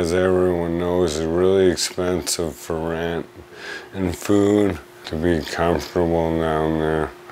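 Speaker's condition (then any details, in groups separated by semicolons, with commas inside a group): Amyotrophic lateral sclerosis; few months since diagnosis, needs physiotherapy; breathing currently fine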